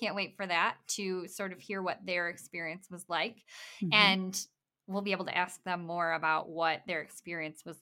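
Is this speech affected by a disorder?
Yes: bilateral cleft lip and palate; congenital complete bilateral cleft lip and palate, hard and soft palate, no palate at birth, lamb's nipple feeding.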